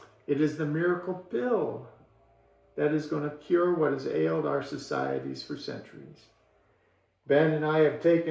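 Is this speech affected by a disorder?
No.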